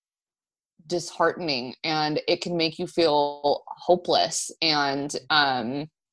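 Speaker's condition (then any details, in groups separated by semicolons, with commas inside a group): Stuttering; stuttering since childhood, runs in family, father and uncle mild stutter; adult, school speech therapy unhelpful, later fluency-specialist therapy focused on comfort with stuttering; vowels always difficult, stuttered on word Arizona in television introduction, no control over stuttering; prolonged sounds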